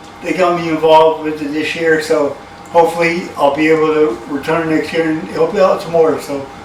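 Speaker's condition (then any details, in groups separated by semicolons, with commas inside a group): Cerebral palsy; from birth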